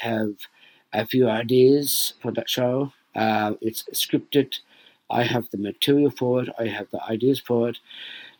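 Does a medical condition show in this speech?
Yes: Down syndrome.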